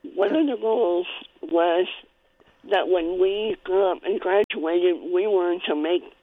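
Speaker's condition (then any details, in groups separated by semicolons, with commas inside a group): Cleft palate; congenital cleft palate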